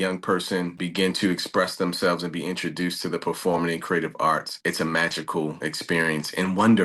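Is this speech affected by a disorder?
No.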